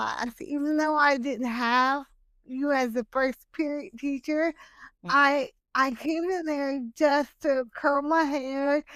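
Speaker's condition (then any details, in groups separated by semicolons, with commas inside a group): Hemiplegic cerebral palsy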